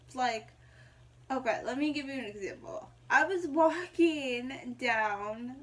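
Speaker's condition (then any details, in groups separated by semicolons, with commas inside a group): Mild cerebral palsy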